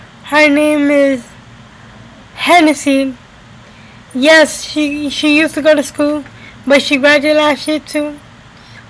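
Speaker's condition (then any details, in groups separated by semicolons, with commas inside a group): Cerebral palsy; uses a wheelchair, had surgery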